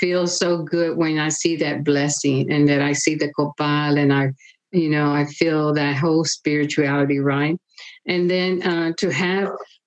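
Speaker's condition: No condition

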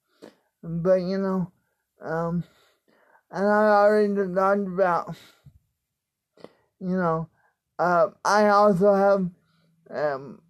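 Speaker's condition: Cerebral palsy, spastic quadriplegic; born 10 weeks premature

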